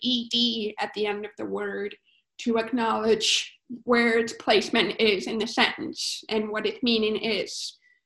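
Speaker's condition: Profound hearing loss, congenital; cochlear implant at age 3

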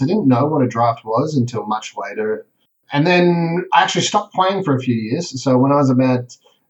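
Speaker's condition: No condition

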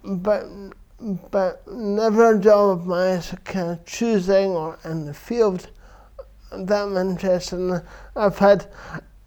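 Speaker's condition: Cerebral palsy; from birth; affects verbal speech

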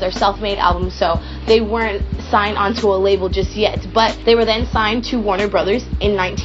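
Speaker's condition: No condition

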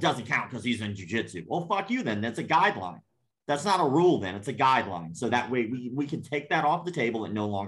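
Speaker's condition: Cleft palate; congenital cleft palate, scars on face

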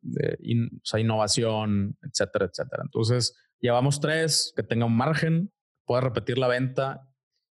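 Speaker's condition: No condition

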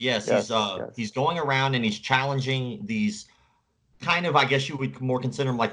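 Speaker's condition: Cleft palate; facial scars

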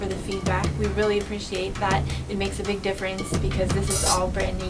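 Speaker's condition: No condition

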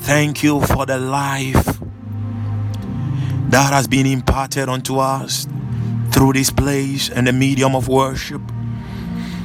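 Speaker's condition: No condition

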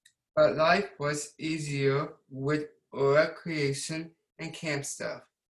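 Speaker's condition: Down syndrome; present from birth

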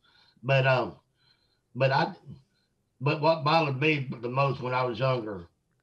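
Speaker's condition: Mosaic Down syndrome; age 56

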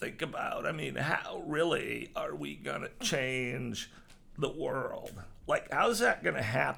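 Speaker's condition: Voice disorder; acquired voice disorder

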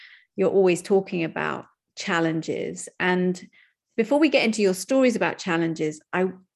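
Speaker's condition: No condition

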